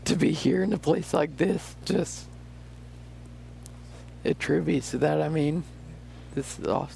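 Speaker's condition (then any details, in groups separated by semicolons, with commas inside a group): Friedreich's ataxia; rare neuromuscular disease, loss of balance and coordination, walking difficult, uses walker; a few years since onset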